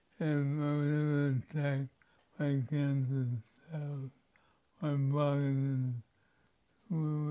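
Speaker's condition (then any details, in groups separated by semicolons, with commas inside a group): Parkinson's disease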